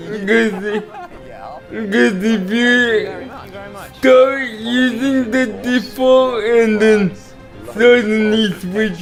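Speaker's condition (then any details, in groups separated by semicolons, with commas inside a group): Cerebral palsy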